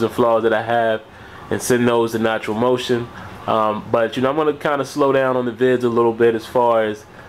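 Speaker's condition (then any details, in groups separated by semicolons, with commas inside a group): No condition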